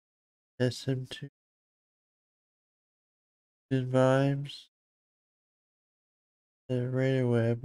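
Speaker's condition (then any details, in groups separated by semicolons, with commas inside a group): Parkinson's disease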